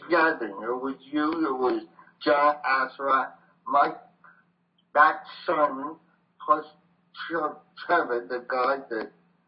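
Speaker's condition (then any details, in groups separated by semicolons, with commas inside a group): Voice box damage from tracheostomy; cannot sing as before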